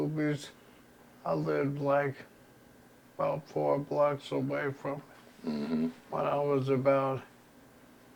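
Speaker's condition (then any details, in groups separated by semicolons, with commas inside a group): ALS; progressive terminal illness; diagnosed within last year, losing mobility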